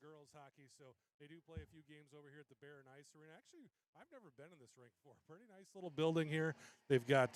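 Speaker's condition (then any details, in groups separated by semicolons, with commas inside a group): No condition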